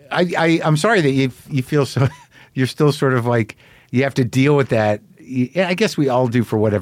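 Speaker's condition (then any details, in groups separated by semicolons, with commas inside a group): No condition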